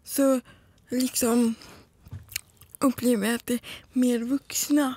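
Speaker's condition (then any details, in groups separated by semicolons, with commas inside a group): Cerebral palsy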